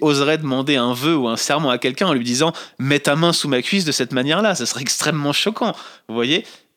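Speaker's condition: No condition

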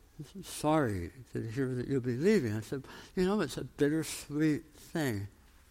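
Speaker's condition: Tongue cancer, jaw reconstruction

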